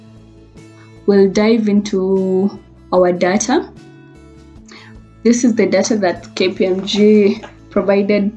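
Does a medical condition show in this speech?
No.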